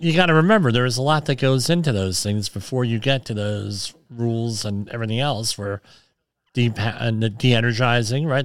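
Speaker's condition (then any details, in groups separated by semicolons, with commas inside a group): Cleft lip and palate; present since childhood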